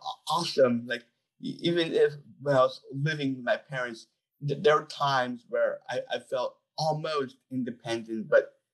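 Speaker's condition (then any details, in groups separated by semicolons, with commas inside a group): Down syndrome; adult man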